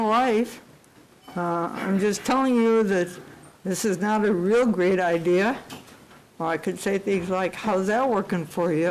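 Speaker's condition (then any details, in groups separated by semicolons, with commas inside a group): Cerebral palsy; unable to type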